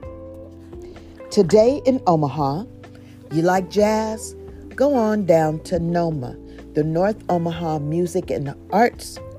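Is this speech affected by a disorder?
No.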